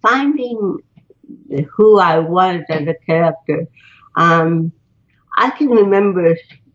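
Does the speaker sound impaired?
Yes: cerebral palsy; spinal cord and neck surgery.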